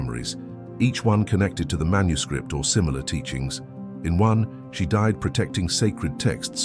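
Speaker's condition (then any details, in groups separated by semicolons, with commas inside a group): No condition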